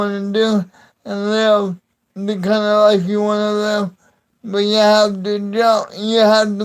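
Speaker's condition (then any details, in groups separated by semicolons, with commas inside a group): Cerebral palsy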